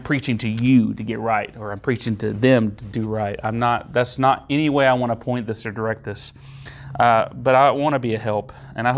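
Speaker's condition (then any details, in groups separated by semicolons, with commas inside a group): No condition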